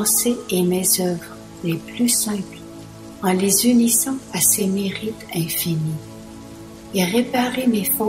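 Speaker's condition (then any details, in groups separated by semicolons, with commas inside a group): No condition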